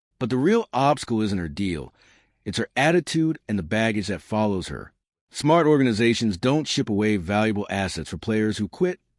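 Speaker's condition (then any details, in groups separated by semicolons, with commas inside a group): No condition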